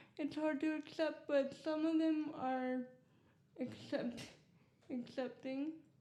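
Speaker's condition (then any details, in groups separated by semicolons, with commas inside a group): Cerebral palsy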